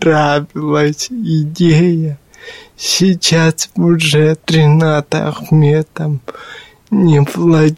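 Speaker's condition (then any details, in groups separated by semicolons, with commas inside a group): Cerebral palsy; since birth, born apparently lifeless, parents told would die within three weeks; speech defect noticeable to others, not heard by self, startled by own voice on microphone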